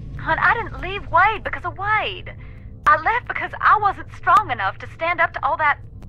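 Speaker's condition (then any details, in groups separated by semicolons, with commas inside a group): No condition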